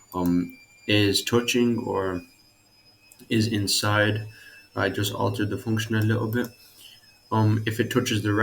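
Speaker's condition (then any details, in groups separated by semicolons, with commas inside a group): No condition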